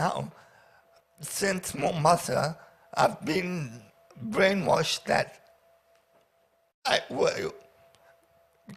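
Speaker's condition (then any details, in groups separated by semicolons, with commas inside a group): Paraplegia with essential tremor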